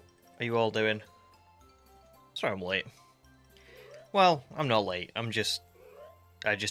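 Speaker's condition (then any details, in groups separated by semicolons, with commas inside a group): No condition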